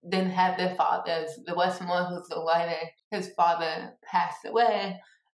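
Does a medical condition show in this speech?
Yes: cerebral palsy; born two months premature.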